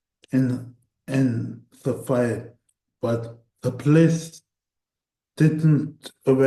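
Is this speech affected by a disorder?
Yes: cerebral palsy; voice tires at times.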